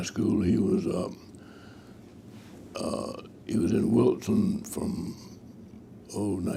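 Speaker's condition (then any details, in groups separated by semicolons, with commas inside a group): Parkinson's disease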